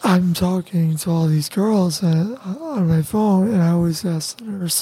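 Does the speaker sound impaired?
Yes: tracheostomy; voice lost at first, spelled on communication board, voice later regained, cuff inflated at night stops talking.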